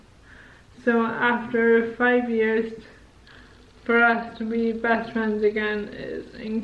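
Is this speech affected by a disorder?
Yes: motor neurone disease; onset in left hand.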